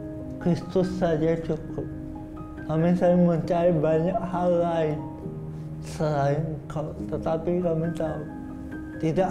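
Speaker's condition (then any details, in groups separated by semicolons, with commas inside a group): Cerebral palsy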